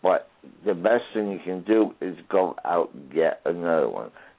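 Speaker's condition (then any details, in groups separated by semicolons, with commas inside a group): Traumatic brain injury; traumatic brain injury from being trapped in a fire; noticeable voice challenge, people ask about voice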